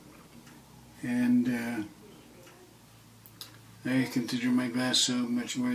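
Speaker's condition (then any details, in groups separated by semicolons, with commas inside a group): Parkinson's disease; shaking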